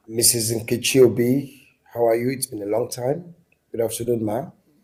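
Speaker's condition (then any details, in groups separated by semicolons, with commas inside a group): No condition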